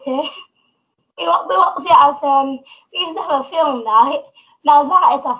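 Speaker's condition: Down syndrome; learned to walk late

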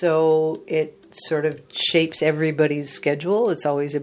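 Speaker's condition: No condition

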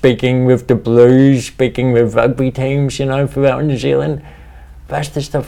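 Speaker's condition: Cerebral palsy; speech impediment, talks funny

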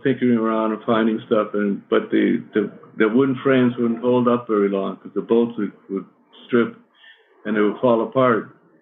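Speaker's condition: Parkinson's; shaky voice, may stumble on words

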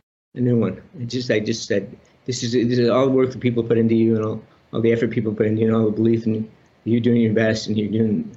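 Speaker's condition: Parkinson's disease; about 30 years since diagnosis, benign spinal tumor, six-hour spinal surgery at Johns Hopkins, relearned walking; on Parkinson's medication, problems walking, broken arm

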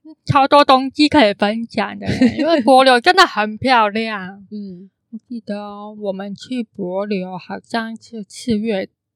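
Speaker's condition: Congenital hearing impairment, congenital cochlear underdevelopment; relies on watching eyes and surroundings to communicate

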